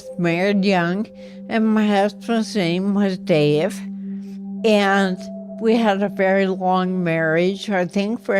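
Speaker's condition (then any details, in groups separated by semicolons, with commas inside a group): Ataxia; affects motor skills and voice; speaking problems over last couple of years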